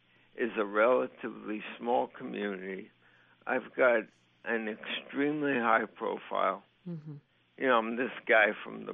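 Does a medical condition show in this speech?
Yes: Lou Gehrig's disease; als, recently disclosed publicly; still able to drive and go to work; voice a mess, audibly affected, others assume drunk.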